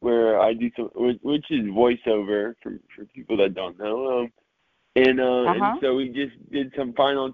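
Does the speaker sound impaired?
Yes: cerebral palsy; mild cerebral palsy, diagnosed at age three.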